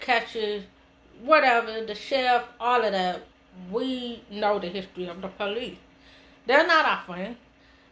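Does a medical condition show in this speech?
Yes: hearing loss; 80% hearing loss from birth, umbilical cord around neck, red hearing aids, taught Signing Exact English; hears and speaks well, understands sign language, signs less fluently.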